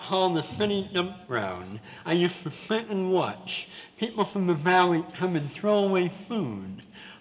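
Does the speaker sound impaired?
Yes: severe cleft palate with lisp; still speaks with a lisp, hard to understand, could not speak clearly for first 17 years.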